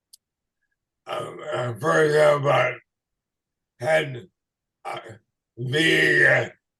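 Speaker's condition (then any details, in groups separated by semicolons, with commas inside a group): ALS/MND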